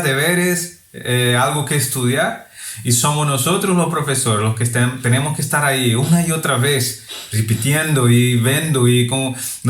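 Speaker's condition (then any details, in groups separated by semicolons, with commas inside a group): No condition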